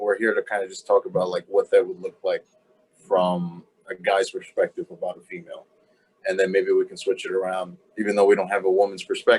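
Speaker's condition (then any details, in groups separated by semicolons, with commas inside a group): No condition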